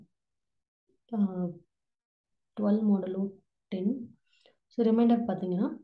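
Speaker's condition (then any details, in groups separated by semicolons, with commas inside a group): No condition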